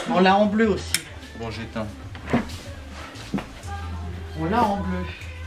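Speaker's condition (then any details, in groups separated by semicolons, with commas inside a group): No condition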